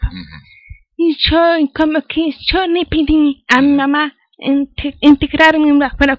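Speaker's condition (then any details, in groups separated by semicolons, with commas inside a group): Deafness; cochlear implant at age 11 by own choice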